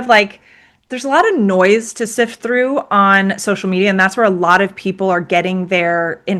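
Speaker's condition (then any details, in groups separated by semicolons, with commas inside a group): No condition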